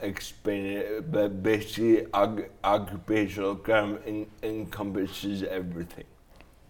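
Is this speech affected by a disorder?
Yes: traumatic brain injury; diffuse axonal brain shearing from snowboard crash into tree, cerebellum damaged, month-and-a-half coma, walks with walker; ongoing physical therapy, planning occupational therapy, past return to work program; slurred speech, thinking sharp, relearned talking and swallowing after coma.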